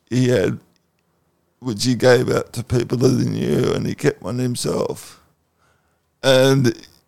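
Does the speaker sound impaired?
Yes: cerebral palsy.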